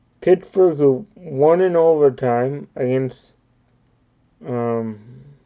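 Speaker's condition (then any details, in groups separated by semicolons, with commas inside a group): Cerebral palsy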